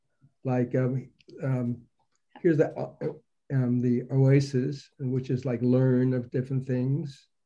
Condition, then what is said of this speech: Aphasia. And once he lost his ability to speak, he became very talkative.